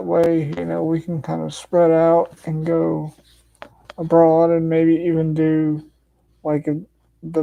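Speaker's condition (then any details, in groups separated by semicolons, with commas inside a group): Cerebral palsy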